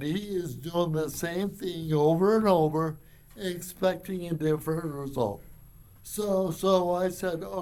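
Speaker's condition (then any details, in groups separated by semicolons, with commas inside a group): Cerebral palsy; from birth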